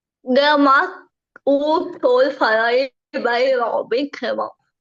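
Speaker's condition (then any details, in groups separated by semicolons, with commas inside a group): Cerebral palsy; from birth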